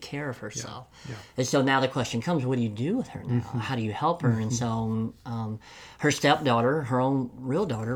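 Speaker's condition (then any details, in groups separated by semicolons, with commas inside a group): Cleft lip and palate; congenital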